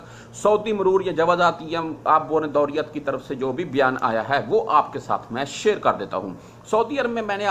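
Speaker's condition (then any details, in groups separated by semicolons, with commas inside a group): No condition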